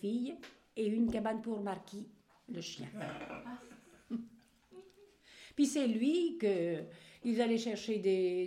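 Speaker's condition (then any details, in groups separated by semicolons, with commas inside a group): No condition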